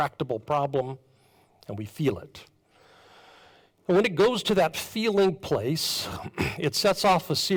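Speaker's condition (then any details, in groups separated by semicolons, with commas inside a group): No condition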